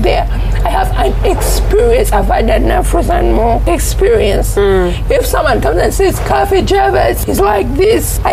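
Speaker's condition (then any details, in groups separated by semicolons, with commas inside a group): Cerebral palsy; onset in secondary school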